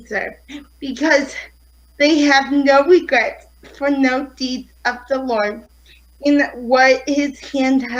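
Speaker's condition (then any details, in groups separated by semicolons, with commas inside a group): Cerebral palsy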